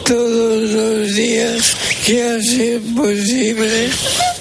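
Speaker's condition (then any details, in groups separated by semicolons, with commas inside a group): ELA (ALS), speech-generating device; ALS diagnosed 13 years ago, first symptoms attributed to herniated discs, diagnosis about six months later; cannot move any muscle, tilting wheelchair, permanent ventilator, audibly laboured breathing, eye-gaze tablet control, cough assist device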